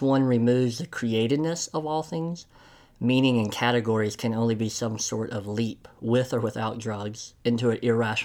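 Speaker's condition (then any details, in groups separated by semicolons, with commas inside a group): Cleft lip and palate; congenital, present from birth; listener heard 'palate' as 'pilot', self-described enunciation not always good, attributed to being from Tennessee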